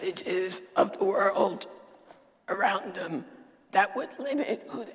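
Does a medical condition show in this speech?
Yes: dysphonia; sultry voice, not a sore throat, still preaches with this voice.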